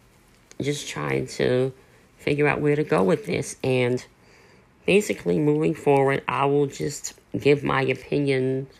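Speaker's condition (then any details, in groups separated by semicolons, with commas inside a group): Cleft lip and palate; surgically repaired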